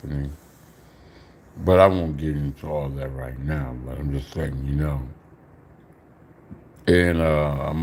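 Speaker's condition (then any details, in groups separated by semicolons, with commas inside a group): Slurred speech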